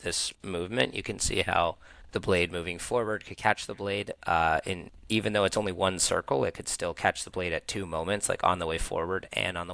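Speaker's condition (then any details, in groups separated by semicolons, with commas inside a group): No condition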